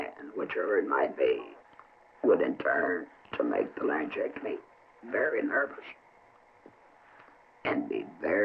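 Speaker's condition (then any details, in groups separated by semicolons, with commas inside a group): Laryngectomy, oesophageal; esophageal speech, low-pitched, silent after surgery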